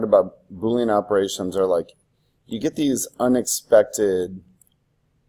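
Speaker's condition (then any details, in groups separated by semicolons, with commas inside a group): No condition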